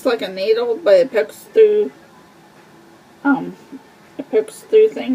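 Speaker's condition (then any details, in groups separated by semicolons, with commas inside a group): Cerebral palsy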